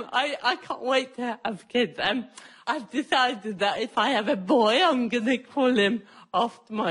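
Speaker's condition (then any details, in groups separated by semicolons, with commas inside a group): Cerebral palsy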